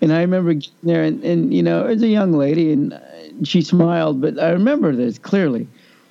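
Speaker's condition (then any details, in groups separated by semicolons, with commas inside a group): No condition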